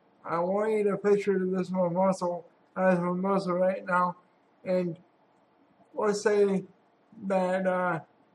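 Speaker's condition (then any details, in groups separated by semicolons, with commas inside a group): Cerebral palsy; has had surgery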